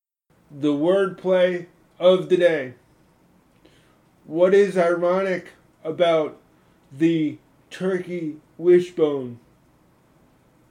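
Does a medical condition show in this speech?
Yes: spastic cerebral palsy, moderate; from spinal meningitis, born 2 months premature, four childhood surgeries, weekly physical, occupational therapy; in childhood froze under stress, could not speak or defend self verbally.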